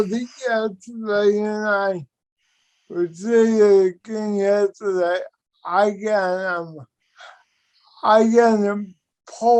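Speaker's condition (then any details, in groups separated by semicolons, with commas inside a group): Cerebral palsy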